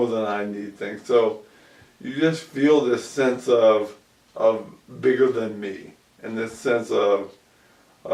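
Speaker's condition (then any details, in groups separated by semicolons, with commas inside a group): ALS; about 2 years since onset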